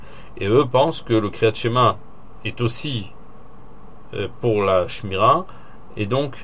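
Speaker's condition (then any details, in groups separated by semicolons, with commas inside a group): No condition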